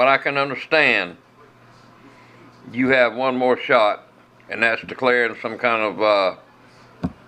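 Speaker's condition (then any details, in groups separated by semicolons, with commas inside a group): No condition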